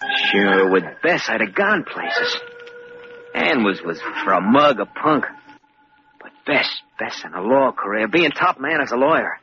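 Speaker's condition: No condition

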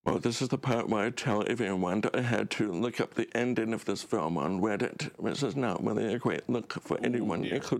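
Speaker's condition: Deaf; relies on subtitles rather than audio

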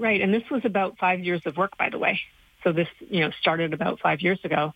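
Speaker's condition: No condition

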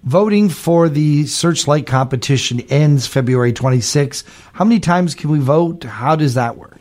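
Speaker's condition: No condition

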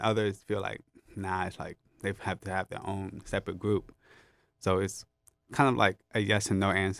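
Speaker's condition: Profound hearing loss, acquired, gentamicin-induced; right ear profound near deaf, left ear moderate, gentamicin-caused, hearing aids, lip reading; had speech therapy because of hearing loss

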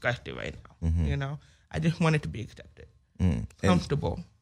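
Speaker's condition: Hearing loss with speech impediment; grandmother had hearing problems

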